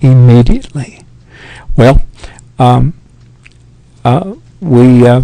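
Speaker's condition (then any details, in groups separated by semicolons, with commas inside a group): Parkinson's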